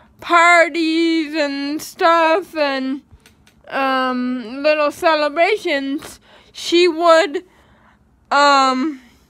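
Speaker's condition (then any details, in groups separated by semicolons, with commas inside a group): Cerebral palsy; speech therapy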